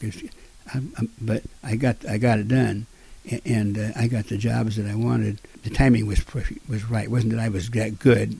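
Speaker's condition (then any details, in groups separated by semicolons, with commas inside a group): Stutter after war injury; stutter after Iwo Jima wounds 75 years ago, back, eyes, internal, four back operations, hip replacement; speech still not very good, self-reported; stuttered almost 100% after injury, unintelligible then, still not very good now; prolonged sounds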